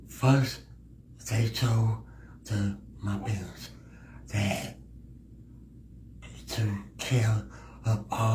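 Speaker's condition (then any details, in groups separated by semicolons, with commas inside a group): Cerebral palsy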